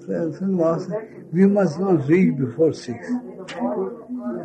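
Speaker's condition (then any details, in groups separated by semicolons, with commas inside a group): Speech loss after head injury; unconscious after accident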